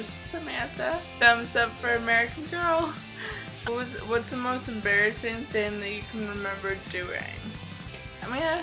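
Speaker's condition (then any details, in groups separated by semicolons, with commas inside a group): Cerebral palsy, mild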